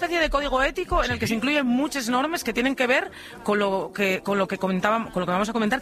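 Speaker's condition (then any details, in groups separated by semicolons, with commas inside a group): No condition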